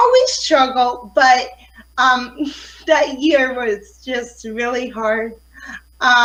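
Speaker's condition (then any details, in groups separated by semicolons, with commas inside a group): Cerebral palsy; affects fine motor skills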